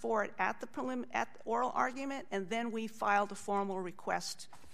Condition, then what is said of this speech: No condition.